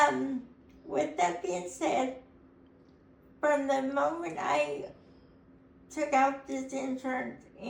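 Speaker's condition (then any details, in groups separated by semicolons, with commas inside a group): Cerebral palsy; able to talk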